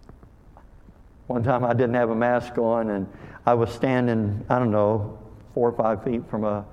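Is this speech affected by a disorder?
Yes: cleft lip and palate; called hair lip.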